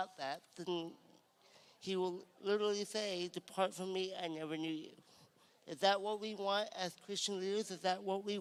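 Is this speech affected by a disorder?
Yes: cerebral palsy; cerebral palsy, from birth.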